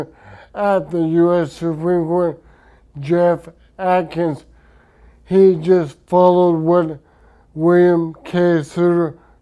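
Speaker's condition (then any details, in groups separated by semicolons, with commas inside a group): Traumatic brain injury; severe head injury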